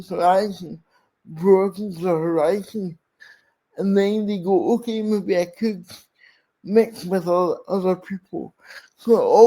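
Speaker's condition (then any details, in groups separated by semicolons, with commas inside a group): Cerebral palsy; speech impairment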